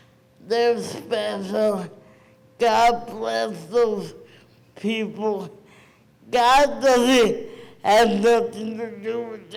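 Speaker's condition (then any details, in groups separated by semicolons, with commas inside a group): Cerebral palsy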